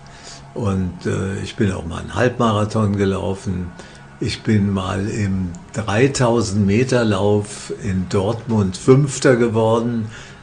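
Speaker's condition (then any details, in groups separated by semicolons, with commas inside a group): Parkinson's disease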